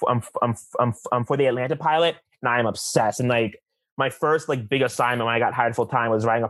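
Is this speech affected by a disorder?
Yes: stuttering, mild; stutter since childhood, school speech therapy, exercises not kept up, never fully resolved; still stutters, not frequently, not a big issue; stutters much less when performing, stutters when excited, stops and restarts, eases after minutes; here repeated sounds, prolonged sounds.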